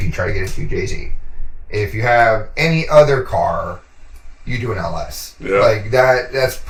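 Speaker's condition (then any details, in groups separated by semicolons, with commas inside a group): No condition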